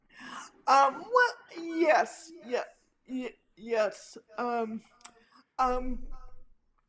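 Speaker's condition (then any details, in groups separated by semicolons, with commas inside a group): Cerebral palsy; affects hands and speech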